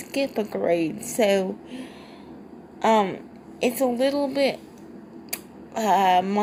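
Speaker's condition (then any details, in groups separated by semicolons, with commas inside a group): Cerebral palsy, triplegia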